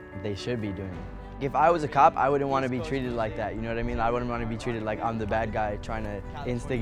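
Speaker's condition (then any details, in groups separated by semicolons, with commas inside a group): No condition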